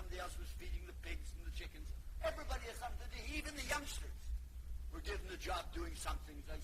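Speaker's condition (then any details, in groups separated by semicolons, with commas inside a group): No condition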